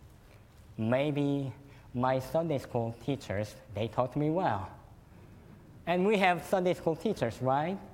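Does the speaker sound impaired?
Yes: cleft lip and palate; fed formula and cow milk.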